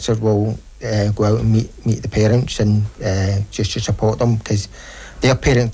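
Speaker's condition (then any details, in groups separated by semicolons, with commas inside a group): Deafness; congenital deafness, diagnosed at age four, uses British Sign Language; Hannah interpreting into British Sign Language during interview; no speech before diagnosis, learned to speak through daily speech therapy, deaf school, practice with siblings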